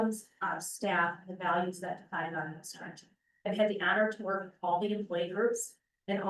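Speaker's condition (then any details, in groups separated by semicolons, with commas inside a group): No condition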